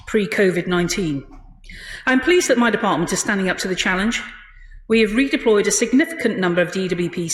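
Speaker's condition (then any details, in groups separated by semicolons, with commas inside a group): No condition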